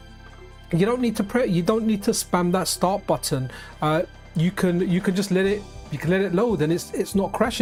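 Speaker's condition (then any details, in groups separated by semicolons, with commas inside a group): No condition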